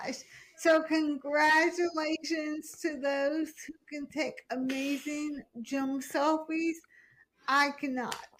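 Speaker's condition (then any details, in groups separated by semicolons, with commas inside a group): Hemiplegic cerebral palsy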